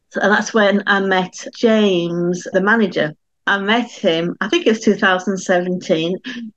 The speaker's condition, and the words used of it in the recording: Aphasia. I have aphasia. I find it difficult to speak and follow conversations.